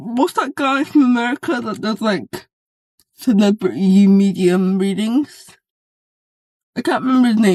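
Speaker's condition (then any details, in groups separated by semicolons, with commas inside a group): Cerebral palsy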